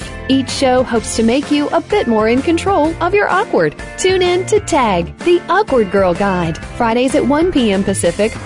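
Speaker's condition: No condition

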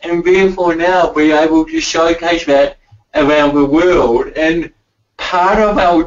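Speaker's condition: Cerebral palsy; cerebral palsy from birth

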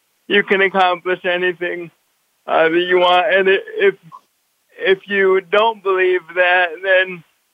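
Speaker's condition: Cerebral palsy; must consciously control every movement including holding head up

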